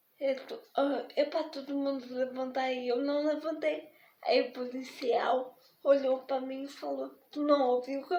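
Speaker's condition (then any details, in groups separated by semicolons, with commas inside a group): Spastic diplegic cerebral palsy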